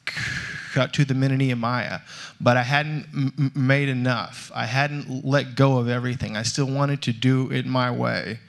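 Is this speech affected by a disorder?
Yes: stuttering; stutter since childhood; still stutters, speaks publicly on stage; stutter noticeable to listeners when speaking; here blocks.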